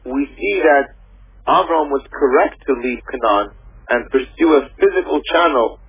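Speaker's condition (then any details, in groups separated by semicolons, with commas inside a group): No condition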